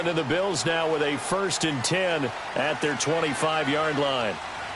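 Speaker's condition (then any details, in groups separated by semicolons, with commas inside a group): No condition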